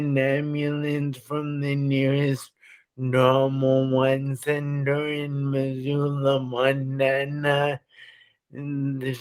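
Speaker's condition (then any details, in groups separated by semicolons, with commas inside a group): Traumatic brain injury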